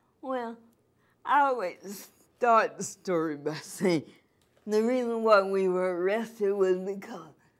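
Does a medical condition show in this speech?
Yes: cerebral palsy; from birth.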